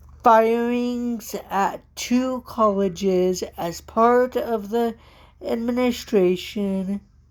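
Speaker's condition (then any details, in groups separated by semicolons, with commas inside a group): Cerebral palsy; from birth, walks with walker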